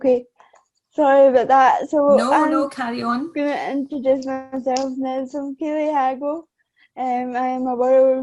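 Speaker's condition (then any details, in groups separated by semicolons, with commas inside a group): Cerebral palsy; affects balance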